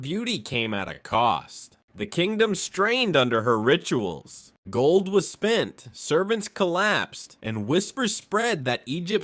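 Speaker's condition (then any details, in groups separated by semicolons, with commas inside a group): No condition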